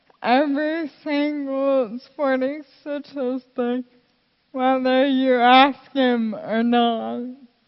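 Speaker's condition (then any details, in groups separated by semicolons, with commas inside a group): Friedreich's ataxia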